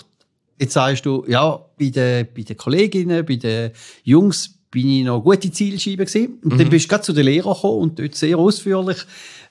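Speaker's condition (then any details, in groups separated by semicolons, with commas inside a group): No condition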